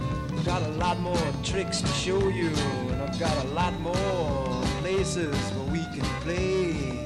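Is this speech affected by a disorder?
No.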